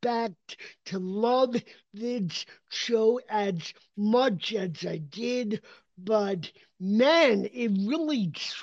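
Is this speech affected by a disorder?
Yes: cerebral palsy; developmental, onset before three, non-progressive, speech impediment only visible sign, extensive speech therapy.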